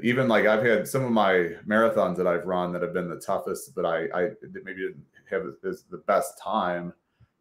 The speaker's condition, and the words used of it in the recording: None; typical speech.